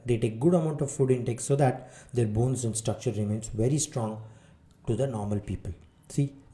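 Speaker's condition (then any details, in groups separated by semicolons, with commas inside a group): No condition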